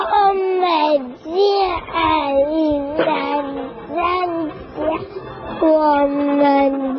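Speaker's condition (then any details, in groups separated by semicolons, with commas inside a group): Cerebral palsy; onset twelve days after birth, walking and writing difficult; eight years old, hand tremor when writing, unsteady walking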